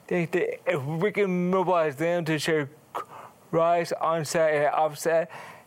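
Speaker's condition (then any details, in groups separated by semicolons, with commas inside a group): Cerebral palsy; wheelchair user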